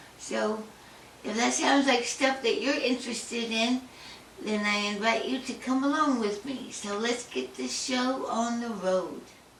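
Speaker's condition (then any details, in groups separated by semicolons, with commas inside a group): Tongue cancer; had speech therapy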